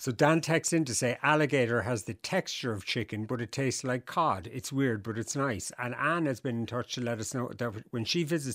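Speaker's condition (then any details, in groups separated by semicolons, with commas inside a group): No condition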